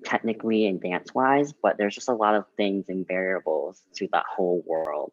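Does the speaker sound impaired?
Yes: cleft lip and palate; congenital open cleft lip and palate.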